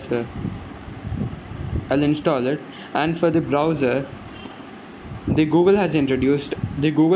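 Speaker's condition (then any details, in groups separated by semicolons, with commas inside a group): No condition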